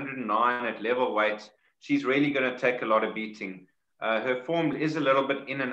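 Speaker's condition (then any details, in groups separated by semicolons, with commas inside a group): No condition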